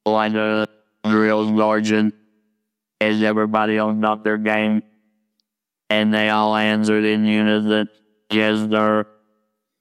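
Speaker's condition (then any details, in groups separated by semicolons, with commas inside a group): Laryngectomy, total laryngectomy with electrolarynx; voice box removed for laryngeal cancer from smoking cigarettes, electric wand held to throat; no current signs of cancer, speaks with handheld electric wand (electrolarynx) at throat; robotic electric wand voice, hard to understand at first, talking effortful, wand not hard to learn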